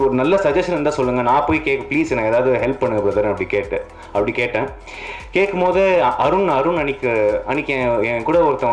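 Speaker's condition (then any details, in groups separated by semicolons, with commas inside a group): No condition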